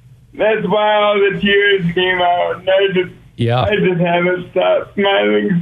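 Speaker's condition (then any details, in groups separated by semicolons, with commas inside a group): Cerebral palsy; muscles do not fire properly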